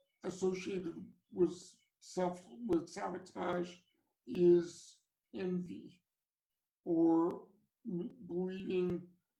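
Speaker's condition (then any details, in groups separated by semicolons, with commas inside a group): Cerebral palsy; from birth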